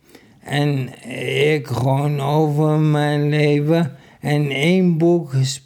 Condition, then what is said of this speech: ALS (motor neuron disease). Voor mijn gevoel heeft het vooral qua spraak en slikken en qua benauwdheid geholpen.